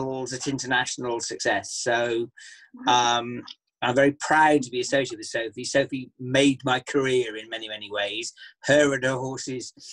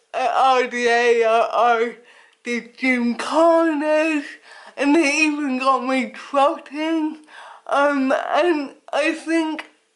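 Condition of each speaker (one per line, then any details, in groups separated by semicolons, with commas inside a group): No condition
Cerebral palsy; quadriplegic, all limbs affected, since childhood; affects speech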